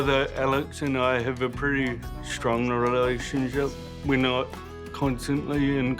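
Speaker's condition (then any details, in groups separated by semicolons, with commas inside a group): Cerebral palsy, mild; mainly affects speech, slight speech impediment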